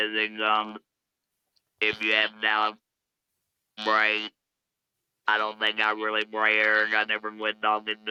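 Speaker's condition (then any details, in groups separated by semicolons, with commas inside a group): Laryngectomy, electrolarynx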